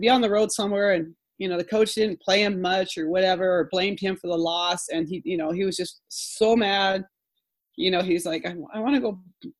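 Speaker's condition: No condition

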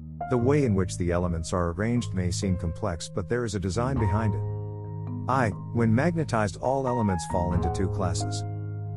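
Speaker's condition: No condition

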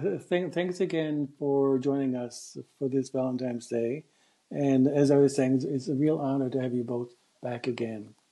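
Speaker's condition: No condition

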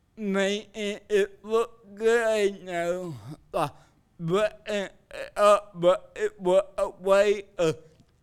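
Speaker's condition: Cerebral palsy

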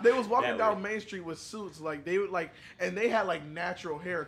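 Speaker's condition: No condition

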